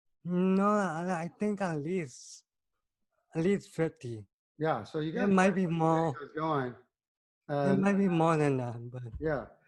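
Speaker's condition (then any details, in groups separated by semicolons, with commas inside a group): Cerebral palsy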